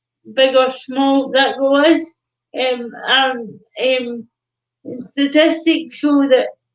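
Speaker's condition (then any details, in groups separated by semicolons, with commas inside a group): Cerebral palsy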